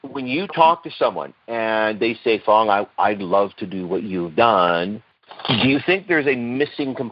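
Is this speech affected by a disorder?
No.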